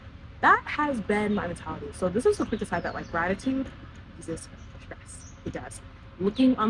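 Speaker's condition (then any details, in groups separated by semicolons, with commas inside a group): No condition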